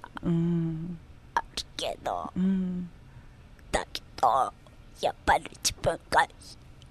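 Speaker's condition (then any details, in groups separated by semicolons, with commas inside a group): Myasthenia gravis; ventilator since age 26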